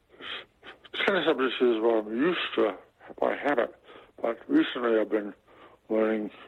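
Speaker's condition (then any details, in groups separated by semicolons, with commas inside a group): Speech impediment due to Abilify; medication-induced speech impediment, caused by Abilify; tries hard to be understood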